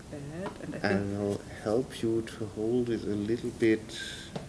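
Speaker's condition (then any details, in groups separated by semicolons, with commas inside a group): No condition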